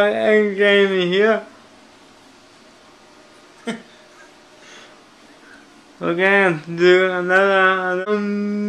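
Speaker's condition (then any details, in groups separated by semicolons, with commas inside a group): Cerebral palsy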